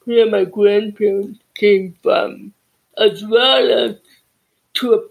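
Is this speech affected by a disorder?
Yes: deafness.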